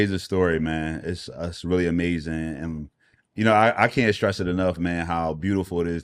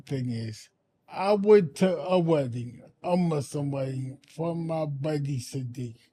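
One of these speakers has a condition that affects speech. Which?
The second: anoxic brain injury; brain without oxygen 40 minutes, memory loss; about 95% recovered, still in speech therapy; speech therapy ongoing, audible speech difference, loses train of thought.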